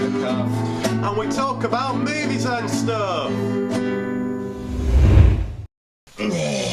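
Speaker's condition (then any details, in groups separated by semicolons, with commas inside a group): No condition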